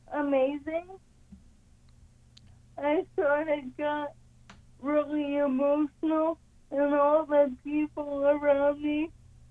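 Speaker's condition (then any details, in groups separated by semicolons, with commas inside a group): Cerebral palsy; yoga with breathing and stretching exercises helped, works with kinesiologist two days a week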